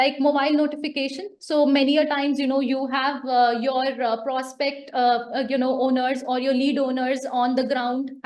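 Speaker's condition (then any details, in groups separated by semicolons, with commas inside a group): No condition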